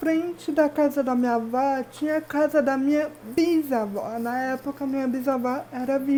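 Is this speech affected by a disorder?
Yes: cerebral palsy.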